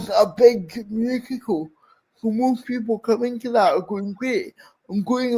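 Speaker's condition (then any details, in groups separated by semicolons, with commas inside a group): Cerebral palsy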